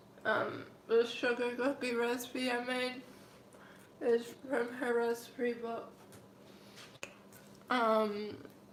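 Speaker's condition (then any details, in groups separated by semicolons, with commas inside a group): Cerebral palsy, mild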